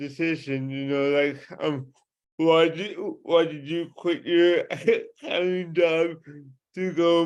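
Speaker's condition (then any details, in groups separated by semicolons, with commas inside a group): Cerebral palsy; speech impediment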